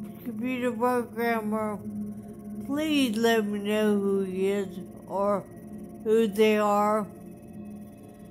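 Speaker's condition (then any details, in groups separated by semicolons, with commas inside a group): Traumatic brain injury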